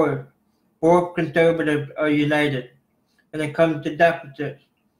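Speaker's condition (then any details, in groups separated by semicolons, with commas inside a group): Cerebral palsy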